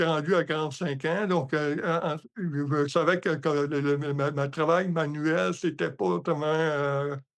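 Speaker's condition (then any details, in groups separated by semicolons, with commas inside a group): Hemiparalysis; hemiparalysis, not stroke-related; muffled speech, like hot potato in mouth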